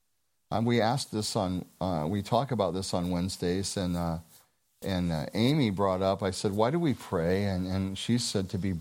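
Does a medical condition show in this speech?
No.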